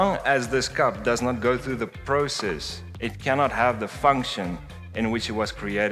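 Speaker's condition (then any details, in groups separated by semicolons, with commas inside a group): No condition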